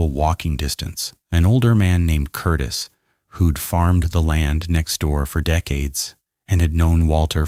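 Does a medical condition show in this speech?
No.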